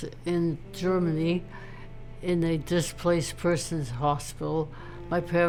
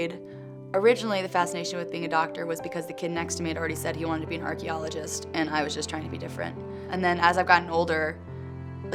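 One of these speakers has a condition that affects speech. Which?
The first: ALS; speech, swallowing, breathing main symptoms; speech deterioration, swallowing and breathing difficulties.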